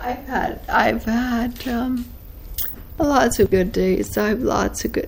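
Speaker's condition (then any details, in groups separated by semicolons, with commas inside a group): ALS; age 55, diagnosed late last year, rapidly progressing, no use of arms, feet or legs, previously could run 5k; bipap machine for breathing at night from government equipment pool, daytime use expected later; quiet voice, voice going, about a week from nonverbal, computer voice planned like Stephen Hawking's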